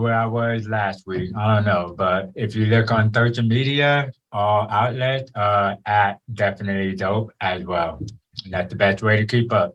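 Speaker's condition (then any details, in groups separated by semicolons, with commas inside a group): Born deaf; congenital deafness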